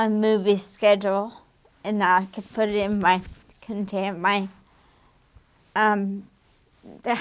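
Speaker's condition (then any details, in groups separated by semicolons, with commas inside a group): Damaged diaphragm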